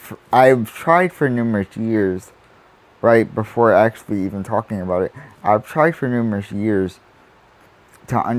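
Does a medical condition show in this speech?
Yes: cerebral palsy; spastic quadriplegic.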